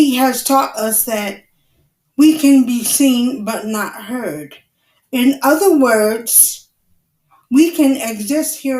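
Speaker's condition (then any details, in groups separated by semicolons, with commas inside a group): Cerebral palsy; wheelchair user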